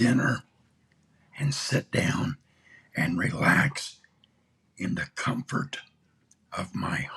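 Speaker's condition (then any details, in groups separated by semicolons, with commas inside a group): Throat cancer; tracheostomy tube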